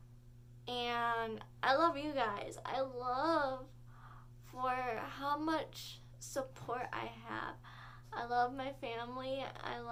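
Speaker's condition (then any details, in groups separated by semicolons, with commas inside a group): Cerebral palsy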